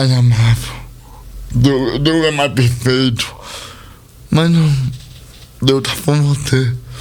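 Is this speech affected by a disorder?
Yes: cerebral palsy; present from birth; speech not normal.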